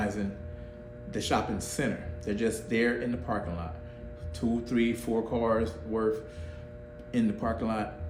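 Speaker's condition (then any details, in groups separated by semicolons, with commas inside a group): No condition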